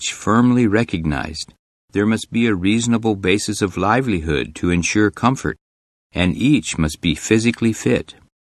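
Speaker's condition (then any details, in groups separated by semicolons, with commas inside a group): No condition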